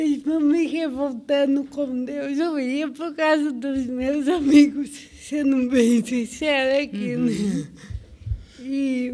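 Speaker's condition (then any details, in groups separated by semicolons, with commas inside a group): Cerebral palsy; from birth, medical negligence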